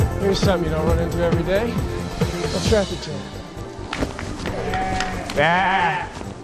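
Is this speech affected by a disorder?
No.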